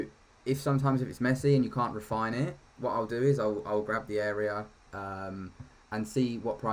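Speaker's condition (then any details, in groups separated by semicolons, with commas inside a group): No condition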